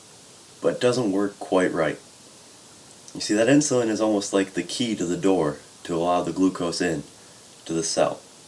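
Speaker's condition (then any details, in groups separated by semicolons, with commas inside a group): No condition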